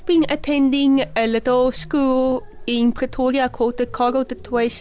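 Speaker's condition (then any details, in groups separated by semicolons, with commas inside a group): Deafness; community-funded cochlear implant, formerly hearing aid with disposable batteries, speech therapy at Coral Detour Centre Pretoria; rechargeable cochlear implant, difficulty understanding music; speaks a bit in back of throat, speech impediment, learned sound by feeling neck vibration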